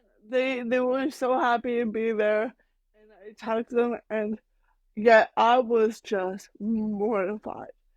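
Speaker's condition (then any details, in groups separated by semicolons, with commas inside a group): Cerebral palsy; very mild; mainly affects speech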